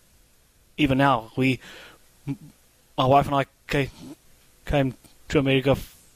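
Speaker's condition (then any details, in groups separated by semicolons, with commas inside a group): Stutter; childhood onset after rat poison ingestion, hospitalized, first blamed on nerve damage, later found genetic; about 29 years since onset, told not curable, educated by Dr. Bird at Blank Center; severe in childhood, withdrew socially, avoided public speaking and answering telephone; repeated sounds, blocks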